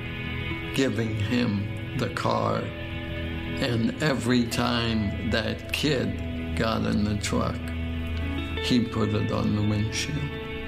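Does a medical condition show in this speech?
Yes: ALS, through a speech-generating device.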